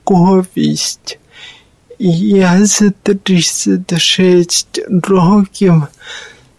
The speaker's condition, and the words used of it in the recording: Cerebral palsy. Внутрішня я навіть не слышу дефект речі.